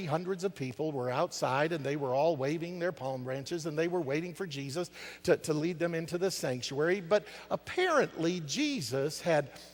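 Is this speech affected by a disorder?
No.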